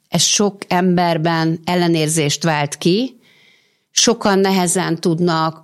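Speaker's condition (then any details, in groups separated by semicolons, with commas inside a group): No condition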